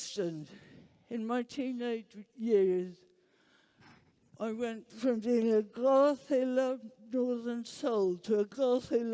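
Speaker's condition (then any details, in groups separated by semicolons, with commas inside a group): Huntington's disease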